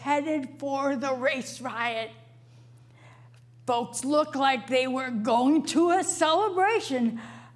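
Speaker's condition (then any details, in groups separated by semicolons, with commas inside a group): Stroke; over 6 years unable to speak, read or write, struggled to recite with effortful breath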